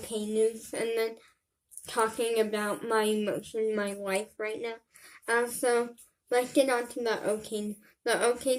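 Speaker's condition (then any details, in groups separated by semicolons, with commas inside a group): Brain injury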